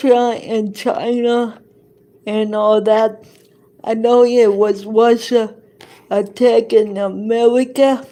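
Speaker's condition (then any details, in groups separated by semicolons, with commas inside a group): Cerebral palsy; present from birth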